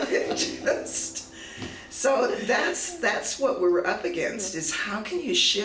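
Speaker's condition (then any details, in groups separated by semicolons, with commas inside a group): No condition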